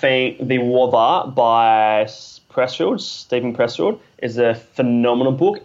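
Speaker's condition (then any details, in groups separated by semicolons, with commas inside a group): Stutter; stutter since school years, dropped out of high school over speech, planned never to speak again; deliberate speaking practice, reading, speaking techniques, articulation work, interviews, speaking gigs, keynotes; stutter overcome to a certain degree, fluency affected by sleep, calmness or anxiety; prolonged sounds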